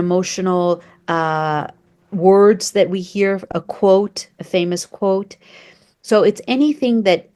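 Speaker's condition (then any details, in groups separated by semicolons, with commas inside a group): No condition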